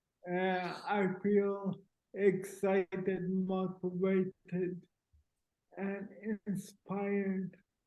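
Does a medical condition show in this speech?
Yes: cerebral palsy.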